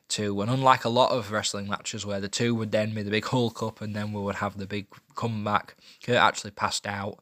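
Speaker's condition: No condition

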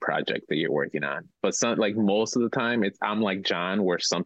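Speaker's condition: No condition

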